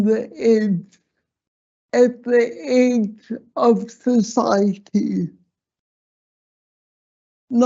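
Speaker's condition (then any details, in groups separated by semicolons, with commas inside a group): Slurred speech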